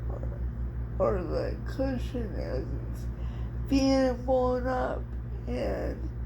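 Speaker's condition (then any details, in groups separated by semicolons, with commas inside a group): Cerebral palsy; speech somewhat affected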